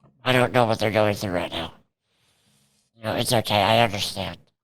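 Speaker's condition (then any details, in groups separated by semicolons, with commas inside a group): Cerebral palsy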